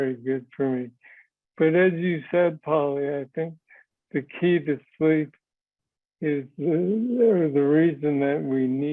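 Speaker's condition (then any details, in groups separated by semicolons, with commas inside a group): Parkinson's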